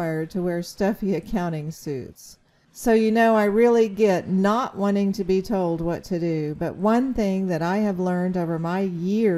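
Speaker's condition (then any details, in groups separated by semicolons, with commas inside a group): No condition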